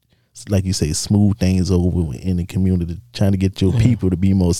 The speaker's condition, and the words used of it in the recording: None; typical speech.